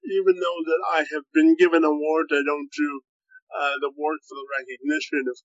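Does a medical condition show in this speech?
Yes: cerebral palsy, spastic quadriplegia.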